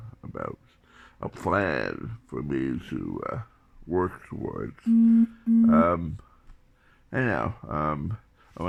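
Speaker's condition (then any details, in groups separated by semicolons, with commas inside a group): Tongue cancer surgery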